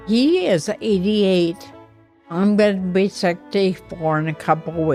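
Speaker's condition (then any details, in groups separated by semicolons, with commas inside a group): Ataxia; affects motor skills and voice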